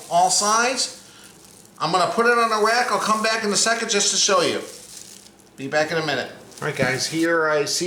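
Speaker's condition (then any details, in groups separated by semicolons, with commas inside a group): No condition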